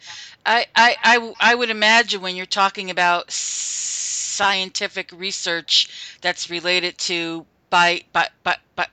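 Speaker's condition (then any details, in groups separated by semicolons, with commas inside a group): Stuttering; fluency shaping therapy for about 2 years, weekend workshop at College of St. Rose; hard to apply fluency techniques in the moment while speaking; repeated sounds, repeated words, prolonged sounds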